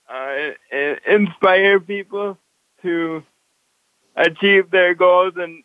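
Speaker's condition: Cerebral palsy; must consciously control every movement including holding head up

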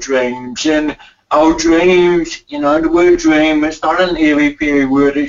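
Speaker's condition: Cerebral palsy; doctors predicted most likely unable to walk or talk

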